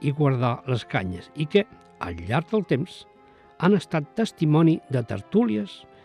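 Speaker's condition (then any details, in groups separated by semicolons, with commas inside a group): No condition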